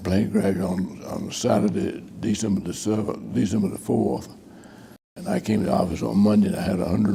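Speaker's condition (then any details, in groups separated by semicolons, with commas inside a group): Parkinson's disease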